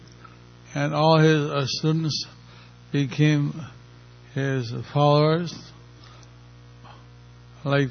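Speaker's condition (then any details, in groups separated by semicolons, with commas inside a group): Stroke; a little over a year since stroke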